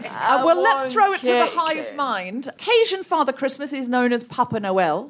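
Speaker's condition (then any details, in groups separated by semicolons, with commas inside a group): No condition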